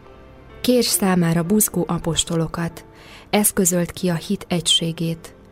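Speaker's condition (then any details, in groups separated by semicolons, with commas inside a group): No condition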